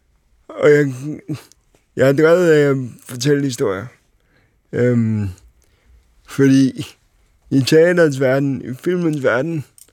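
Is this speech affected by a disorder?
Yes: cerebral palsy; uses wheelchair, six wheels.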